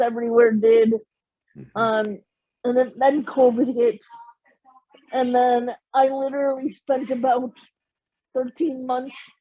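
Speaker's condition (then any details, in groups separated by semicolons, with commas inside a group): Cerebral palsy; premature birth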